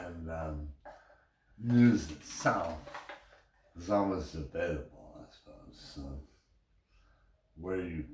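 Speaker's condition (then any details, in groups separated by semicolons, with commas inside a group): Brain injury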